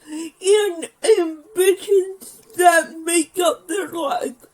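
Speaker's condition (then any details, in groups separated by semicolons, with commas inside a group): Physical speech impairment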